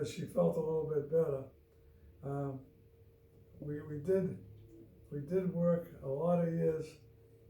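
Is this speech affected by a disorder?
Yes: Parkinson's disease; loses track of thoughts.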